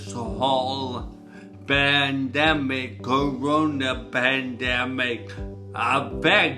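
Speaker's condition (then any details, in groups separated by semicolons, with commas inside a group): Traumatic brain injury (pontine cavernoma)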